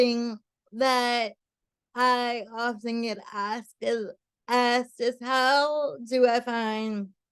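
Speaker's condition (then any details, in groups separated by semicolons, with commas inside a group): Cerebral palsy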